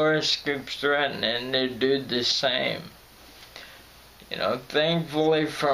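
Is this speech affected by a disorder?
Yes: Friedreich's ataxia.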